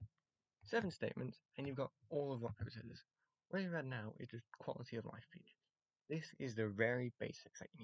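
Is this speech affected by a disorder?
No.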